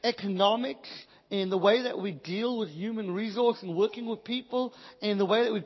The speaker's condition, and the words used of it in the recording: Cleft palate. I hate the sound of my voice.